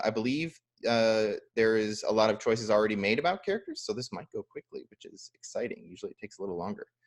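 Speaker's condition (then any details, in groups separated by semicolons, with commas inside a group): No condition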